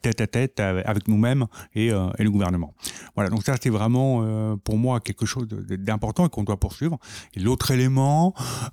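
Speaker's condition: Profound deafness from birth, congenital

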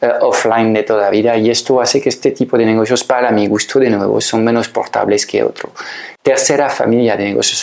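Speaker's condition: No condition

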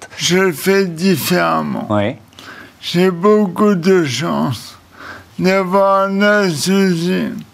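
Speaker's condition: ALS (Charcot disease); diagnosed a little over two years ago; speech deformed, may sound idiotic, content clear in own mind

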